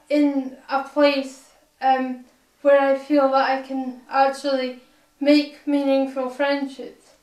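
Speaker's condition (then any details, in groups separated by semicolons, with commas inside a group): Cerebral palsy; purely physical, full-time wheelchair user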